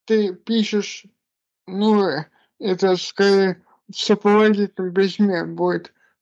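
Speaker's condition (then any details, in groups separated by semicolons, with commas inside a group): Cerebral palsy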